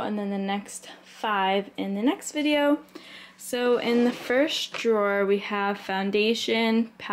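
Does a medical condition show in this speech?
No.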